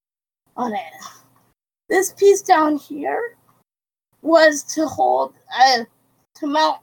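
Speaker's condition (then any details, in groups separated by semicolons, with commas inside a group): Cerebral palsy; quadriplegic, wheelchair user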